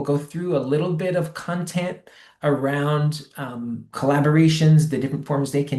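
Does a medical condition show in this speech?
No.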